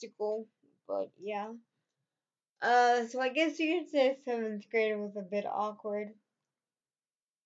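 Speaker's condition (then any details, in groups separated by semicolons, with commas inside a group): Cerebral palsy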